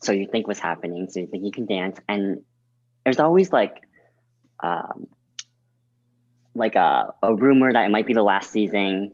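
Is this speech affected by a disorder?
Yes: cleft lip and palate.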